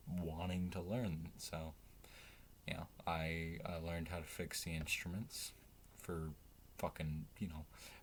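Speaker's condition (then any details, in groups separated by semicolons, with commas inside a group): No condition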